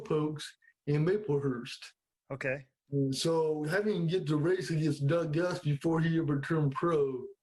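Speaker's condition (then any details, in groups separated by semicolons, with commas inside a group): Cerebral palsy; speech affected, may sound different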